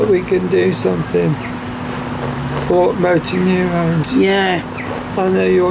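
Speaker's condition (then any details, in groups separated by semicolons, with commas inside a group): Motor neurone disease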